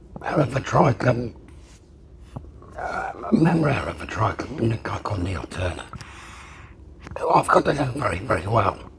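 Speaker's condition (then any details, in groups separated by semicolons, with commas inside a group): Laryngectomy; permanent tracheostomy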